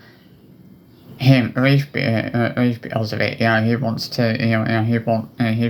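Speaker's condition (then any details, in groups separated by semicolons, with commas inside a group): No condition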